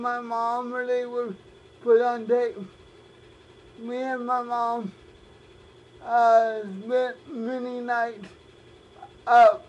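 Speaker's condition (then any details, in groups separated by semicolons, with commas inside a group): Cerebral palsy, spastic, mild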